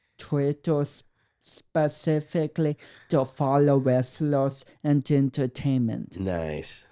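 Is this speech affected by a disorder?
Yes: cerebral palsy; affects speech.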